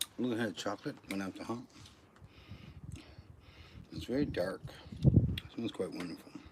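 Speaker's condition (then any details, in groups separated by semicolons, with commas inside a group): No condition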